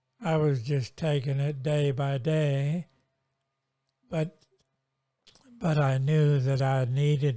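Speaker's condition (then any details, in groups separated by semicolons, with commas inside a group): Multiple sclerosis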